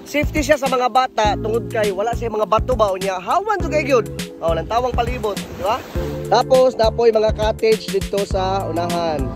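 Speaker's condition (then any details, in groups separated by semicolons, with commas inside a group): No condition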